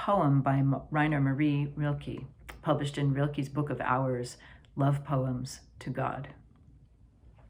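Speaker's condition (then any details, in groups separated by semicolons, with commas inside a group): No condition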